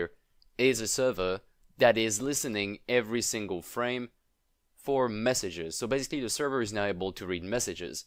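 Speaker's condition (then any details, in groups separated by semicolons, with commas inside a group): No condition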